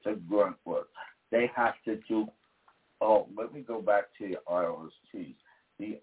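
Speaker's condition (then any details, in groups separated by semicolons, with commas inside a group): Damaged vocal cord; traumatic brain injury from house fire, uncontrollable hand movement, writing problems; about 40 years since injury; speech impairment noted by host, may talk too fast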